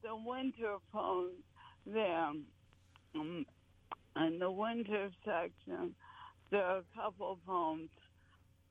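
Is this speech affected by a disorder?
Yes: ALS; terminal, symptoms from early 2023, diagnosed after at least six months, walking distance steadily declining; great difficulty speaking, speech garbled, still talking and swallowing food.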